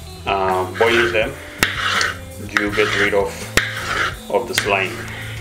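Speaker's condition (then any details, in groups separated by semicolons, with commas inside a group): No condition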